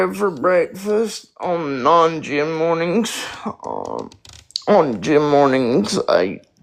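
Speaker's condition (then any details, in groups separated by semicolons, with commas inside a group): Spastic quadriplegic cerebral palsy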